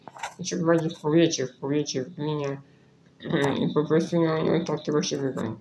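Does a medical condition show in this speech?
Yes: spinal muscular atrophy; cannot use normal keyboard, uses phone touchscreen connected directly to computer, right-click via two keys.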